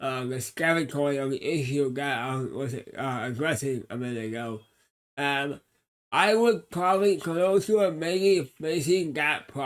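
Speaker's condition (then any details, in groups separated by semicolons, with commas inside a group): Cerebral palsy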